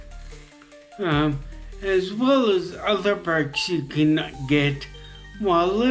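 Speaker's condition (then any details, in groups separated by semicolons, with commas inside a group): Traumatic brain injury; very debilitating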